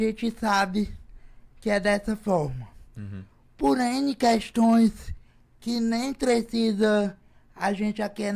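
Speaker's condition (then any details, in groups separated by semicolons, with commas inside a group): Cerebral palsy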